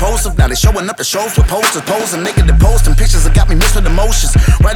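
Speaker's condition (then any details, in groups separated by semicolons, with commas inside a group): No condition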